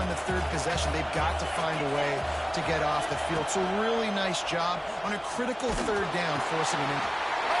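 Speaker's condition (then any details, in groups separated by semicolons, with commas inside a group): No condition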